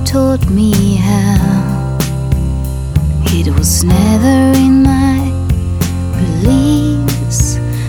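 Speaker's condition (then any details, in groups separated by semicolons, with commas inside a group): No condition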